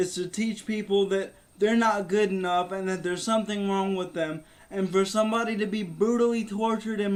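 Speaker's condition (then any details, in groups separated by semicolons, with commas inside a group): Cerebral palsy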